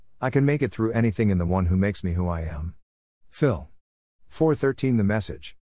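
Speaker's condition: No condition

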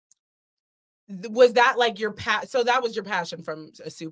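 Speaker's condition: No condition

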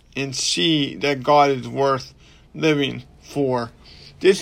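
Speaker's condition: Cerebral palsy; ongoing, not healed

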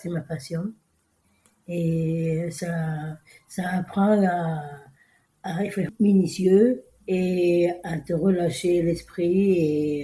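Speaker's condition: Down syndrome; congenital

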